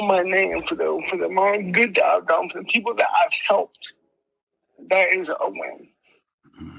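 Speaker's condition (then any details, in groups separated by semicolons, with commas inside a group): Mild cerebral palsy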